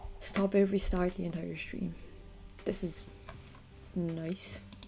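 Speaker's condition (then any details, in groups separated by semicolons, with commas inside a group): No condition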